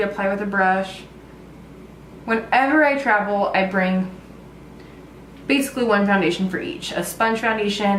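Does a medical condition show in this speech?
No.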